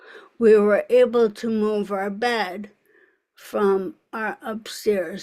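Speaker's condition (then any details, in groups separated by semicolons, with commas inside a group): ALS; speech audibly affected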